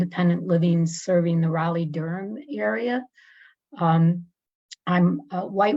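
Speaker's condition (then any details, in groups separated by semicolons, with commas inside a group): No condition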